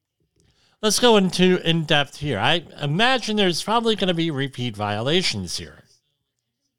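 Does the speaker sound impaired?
Yes: cleft lip and palate; tinnitus attributed to the cleft.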